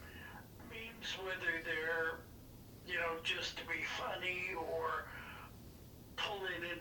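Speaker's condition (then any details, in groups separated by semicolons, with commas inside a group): Parkinson's disease; diagnosed 5-6 years ago, hand tremors, deep brain stimulation both sides, first 1.5 years ago; tremors largely controlled, battery pack, switched on and off with mini iPod, not all symptoms relieved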